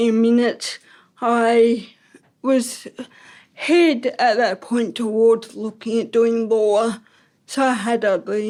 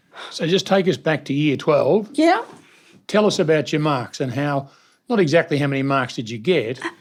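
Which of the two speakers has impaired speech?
The first: ataxic cerebral palsy; ataxic type, from birth, coordination and balance affected, crutches; diagnosed around age three, slower walking and handwriting.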